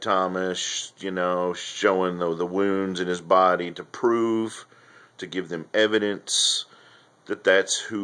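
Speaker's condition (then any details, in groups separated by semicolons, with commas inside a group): No condition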